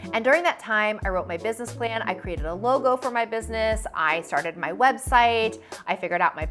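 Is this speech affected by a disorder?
No.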